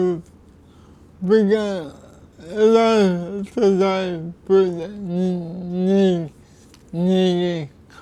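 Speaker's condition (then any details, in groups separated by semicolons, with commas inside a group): Cerebral palsy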